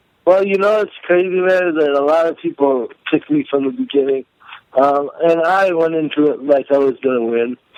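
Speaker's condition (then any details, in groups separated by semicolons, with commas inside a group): Cerebral palsy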